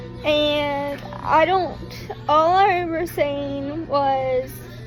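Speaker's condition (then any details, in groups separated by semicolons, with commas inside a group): Cerebral palsy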